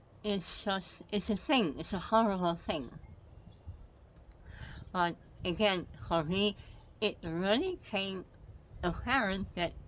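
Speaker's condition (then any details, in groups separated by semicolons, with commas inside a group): Head and neck cancer; multiple surgeries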